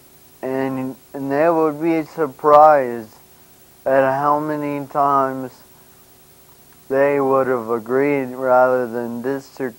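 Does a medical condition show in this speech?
Yes: brain injury; caused by car accident; slurred speech, partly unintelligible.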